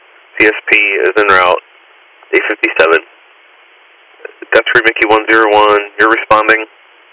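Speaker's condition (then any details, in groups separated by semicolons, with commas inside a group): No condition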